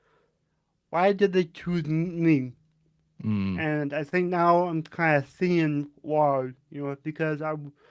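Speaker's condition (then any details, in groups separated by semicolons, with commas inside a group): Cerebral palsy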